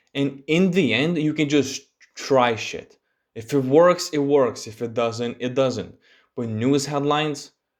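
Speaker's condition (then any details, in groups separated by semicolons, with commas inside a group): No condition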